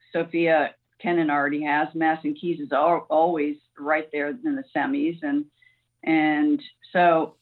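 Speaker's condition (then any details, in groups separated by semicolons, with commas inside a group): No condition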